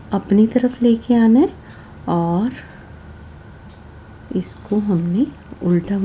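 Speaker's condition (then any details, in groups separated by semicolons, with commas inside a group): No condition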